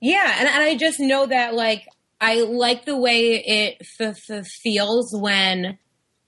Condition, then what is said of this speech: Stuttering. My stuttering has been out of control.